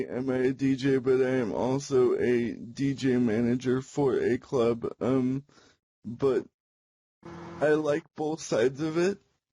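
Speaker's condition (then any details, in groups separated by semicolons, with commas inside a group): Cerebral palsy; can speak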